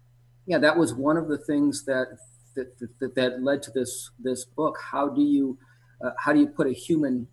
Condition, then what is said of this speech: Stuttering. I do a fair amount of public speaking, and At this point, I don't really think about stuttering that much when I do that.